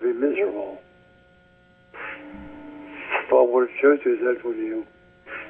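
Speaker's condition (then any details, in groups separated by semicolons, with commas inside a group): ALS; speech getting worse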